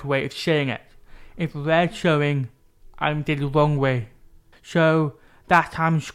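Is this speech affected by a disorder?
Yes: deafness with cochlear implants; unclear speech as child, cochlear implants switched on at age 11, also uses sign language; age 26, hears nearby sounds not distant, therapy with Sarah using computer mouth-shape display ended; speaks clearly to hearing people, still struggles with s.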